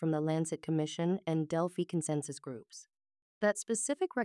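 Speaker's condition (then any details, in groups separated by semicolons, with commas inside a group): No condition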